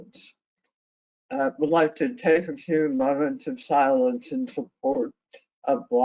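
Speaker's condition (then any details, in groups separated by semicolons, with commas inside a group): Head and neck cancer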